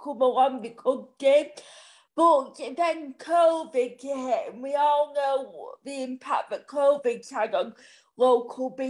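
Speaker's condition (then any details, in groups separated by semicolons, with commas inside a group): Cerebral palsy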